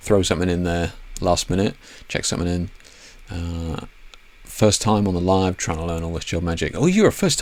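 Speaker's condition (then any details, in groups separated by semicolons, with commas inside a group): No condition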